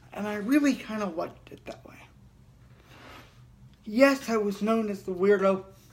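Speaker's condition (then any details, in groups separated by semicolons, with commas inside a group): Cerebral palsy; heavily altered breathing patterns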